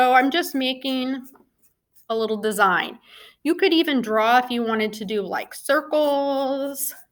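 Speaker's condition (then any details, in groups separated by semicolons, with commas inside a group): No condition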